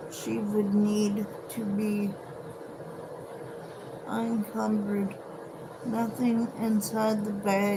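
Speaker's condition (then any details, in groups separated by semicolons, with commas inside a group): Cerebral palsy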